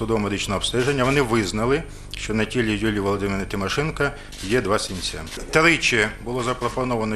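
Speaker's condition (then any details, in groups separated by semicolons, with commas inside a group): No condition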